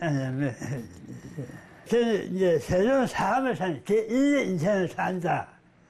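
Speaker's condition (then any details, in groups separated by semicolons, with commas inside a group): Oral cancer with tongue resection, partial glossectomy with forearm flap reconstruction; stage 4, non-healing lesion, heavy drinking and smoking, tongue underside partly removed, wrist skin flap reconstruction; 8 years after surgery, no recurrence, lower teeth lost after chemoradiotherapy, chews only with water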